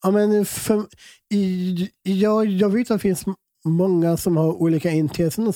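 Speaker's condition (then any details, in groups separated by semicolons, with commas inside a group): Down syndrome; present from birth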